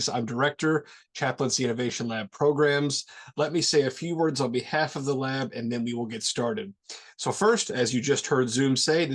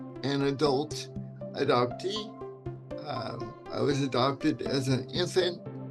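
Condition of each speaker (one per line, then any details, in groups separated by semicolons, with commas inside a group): No condition
Cerebral palsy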